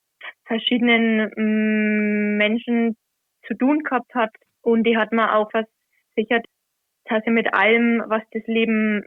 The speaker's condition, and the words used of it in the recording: Stuttering. Natürlich war es nicht stotterfrei, um Gottes Willen, aber allein diese Überwindung, das dann zu machen, das lässt mich dann immer schon noch einmal wachsen und gibt einen Selbstvertrauen.